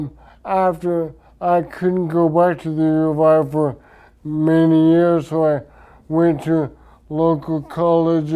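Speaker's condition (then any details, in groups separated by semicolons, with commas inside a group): Traumatic brain injury; speech affected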